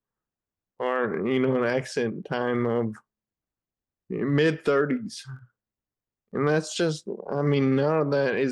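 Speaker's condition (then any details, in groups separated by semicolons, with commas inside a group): Friedreich's ataxia; earlier shortness of breath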